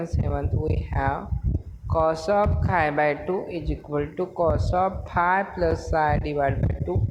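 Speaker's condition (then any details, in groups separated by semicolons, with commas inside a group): No condition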